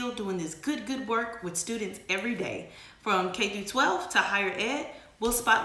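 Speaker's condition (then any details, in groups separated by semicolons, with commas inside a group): No condition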